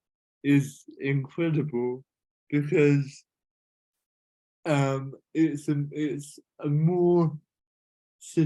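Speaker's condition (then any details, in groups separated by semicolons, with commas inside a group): Cerebral palsy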